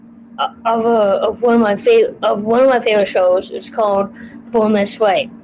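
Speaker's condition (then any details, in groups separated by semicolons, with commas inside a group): Down syndrome; trisomy 21, congenital; age 32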